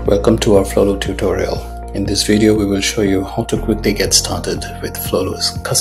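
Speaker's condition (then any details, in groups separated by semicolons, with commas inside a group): No condition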